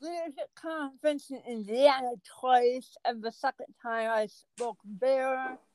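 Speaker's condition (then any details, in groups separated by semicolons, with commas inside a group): Cerebral palsy; speech affected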